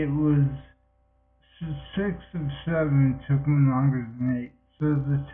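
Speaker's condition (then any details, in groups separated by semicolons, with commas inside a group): Multiple sclerosis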